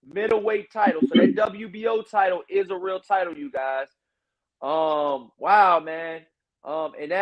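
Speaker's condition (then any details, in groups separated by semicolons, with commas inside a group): No condition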